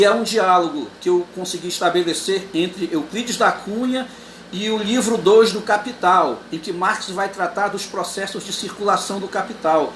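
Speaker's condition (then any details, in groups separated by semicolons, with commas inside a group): No condition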